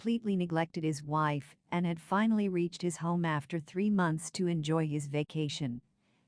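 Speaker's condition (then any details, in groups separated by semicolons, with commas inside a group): No condition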